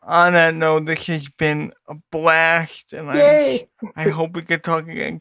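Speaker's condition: Cerebral palsy, spastic quadriplegia

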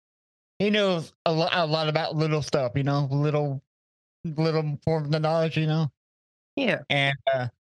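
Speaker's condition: Cerebral palsy, mild

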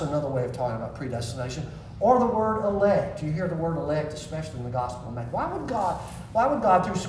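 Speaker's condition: No condition

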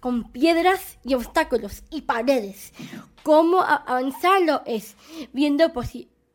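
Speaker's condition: Down syndrome; present from birth

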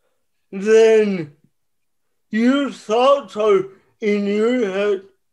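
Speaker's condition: Cerebral palsy; therapist started lifting with ankle weights on dowel bar

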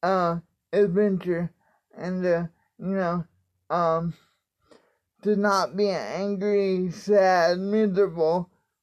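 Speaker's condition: Cerebral palsy, spastic quadriplegic; uses wheelchair

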